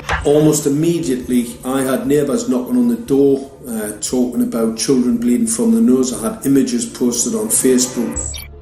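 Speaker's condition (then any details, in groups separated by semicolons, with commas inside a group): No condition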